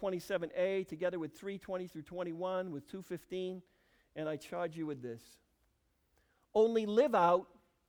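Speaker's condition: No condition

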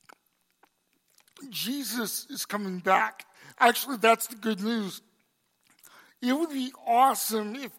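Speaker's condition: Cerebral palsy; congenital

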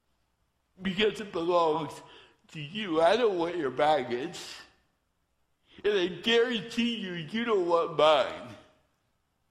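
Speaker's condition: Torsion dystonia; mild fibular cerebral palsy from birth, rare torsion dystonia

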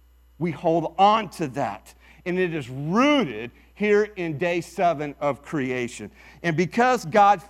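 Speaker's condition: No condition

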